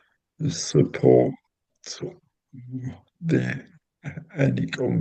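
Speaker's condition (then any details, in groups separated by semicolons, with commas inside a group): Cerebral palsy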